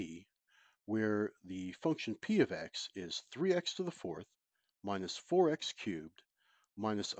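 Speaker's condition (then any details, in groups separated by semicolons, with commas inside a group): No condition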